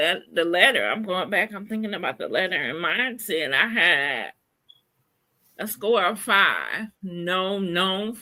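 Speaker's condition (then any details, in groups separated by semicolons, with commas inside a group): Cerebral palsy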